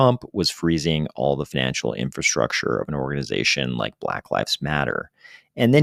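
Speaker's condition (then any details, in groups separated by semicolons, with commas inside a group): No condition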